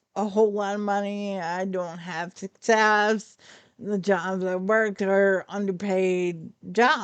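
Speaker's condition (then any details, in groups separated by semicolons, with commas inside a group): Friedreich's ataxia; affected, worse late at night with worse ataxia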